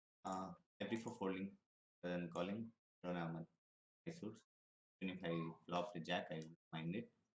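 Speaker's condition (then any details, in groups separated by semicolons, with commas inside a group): No condition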